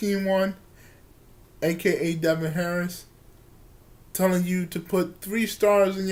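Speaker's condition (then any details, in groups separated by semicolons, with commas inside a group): Cerebral palsy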